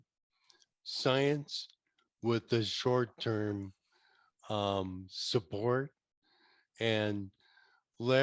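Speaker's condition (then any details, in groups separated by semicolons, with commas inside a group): ALS; about four years since diagnosis, investigational therapy, earlier clinical trial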